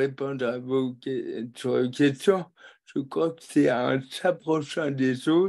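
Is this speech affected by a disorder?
Yes: cerebral palsy.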